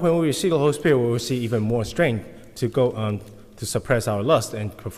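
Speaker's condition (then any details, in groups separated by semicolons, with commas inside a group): No condition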